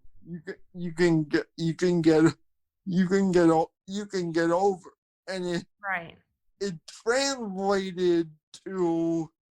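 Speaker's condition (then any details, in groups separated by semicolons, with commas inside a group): Cerebral palsy, spastic quadriplegia; mixed spastic quadriplegia, from birth, arms, legs, torso affected; virtually no arm or leg movement; speech affected, voice-to-text fails, can talk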